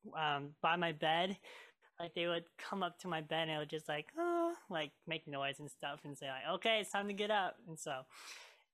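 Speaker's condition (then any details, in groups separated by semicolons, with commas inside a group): Cleft lip and palate; cleft made eating, talking and singing hard while growing up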